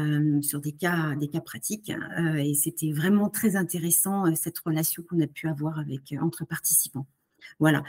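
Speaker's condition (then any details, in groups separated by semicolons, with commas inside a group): No condition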